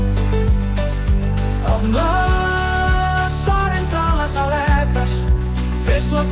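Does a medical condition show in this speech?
No.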